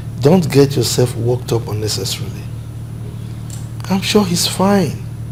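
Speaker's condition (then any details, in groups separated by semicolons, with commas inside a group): No condition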